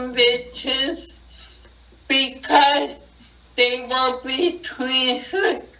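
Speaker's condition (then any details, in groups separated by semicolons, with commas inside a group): Acquired brain injury; tracheostomy for breathing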